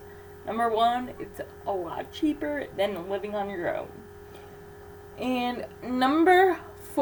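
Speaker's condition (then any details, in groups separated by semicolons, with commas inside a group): Cerebral palsy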